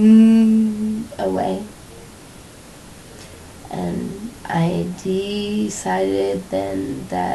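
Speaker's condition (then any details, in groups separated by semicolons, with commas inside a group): Cerebral palsy; stutter-like speech spasms from muscle spasms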